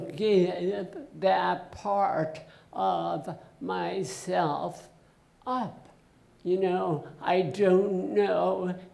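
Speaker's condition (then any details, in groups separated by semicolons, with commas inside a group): Essential tremor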